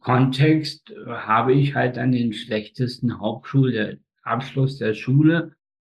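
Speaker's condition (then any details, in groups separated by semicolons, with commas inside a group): Spastic tetraparesis; all four limbs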